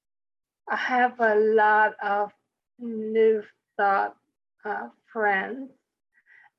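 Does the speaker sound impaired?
Yes: speech impediment; speech impediment after stroke; about 2 years since stroke; possibly a bit slower than before, needs extra time to speak.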